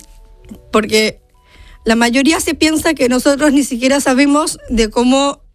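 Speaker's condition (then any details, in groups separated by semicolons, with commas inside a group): Down syndrome; congenital, known from before birth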